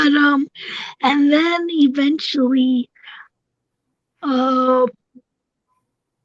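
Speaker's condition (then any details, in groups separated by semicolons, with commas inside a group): Cerebral palsy; tracheotomy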